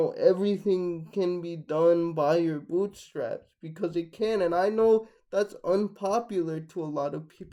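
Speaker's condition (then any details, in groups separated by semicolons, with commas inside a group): Cerebral palsy, mixed, mild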